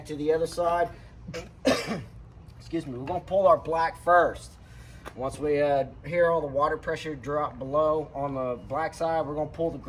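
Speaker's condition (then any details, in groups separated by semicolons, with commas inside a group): No condition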